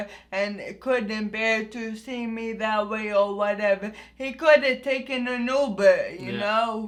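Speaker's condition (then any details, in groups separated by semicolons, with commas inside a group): Anoxic brain injury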